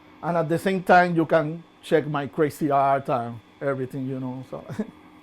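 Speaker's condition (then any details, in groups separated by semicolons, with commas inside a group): No condition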